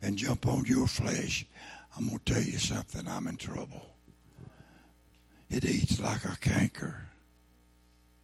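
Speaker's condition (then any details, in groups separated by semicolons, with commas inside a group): Throat cancer, lost vocal cord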